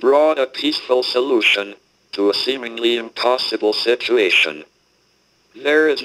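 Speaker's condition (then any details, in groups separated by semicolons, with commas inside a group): Motor neuron disease, speech-generating device; diagnosed during phd at cambridge university, progressive weakness, muscle wastage, walking difficulty; body hardly works at all, physical discomfort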